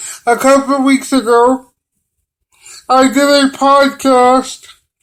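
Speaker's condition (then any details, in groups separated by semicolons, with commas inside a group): Cerebral palsy; limited use of the hands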